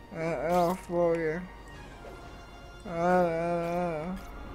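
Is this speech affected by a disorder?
Yes: cerebral palsy.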